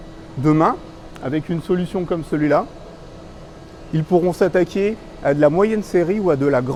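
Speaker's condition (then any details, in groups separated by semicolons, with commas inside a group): No condition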